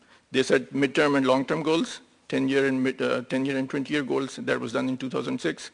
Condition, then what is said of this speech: No condition.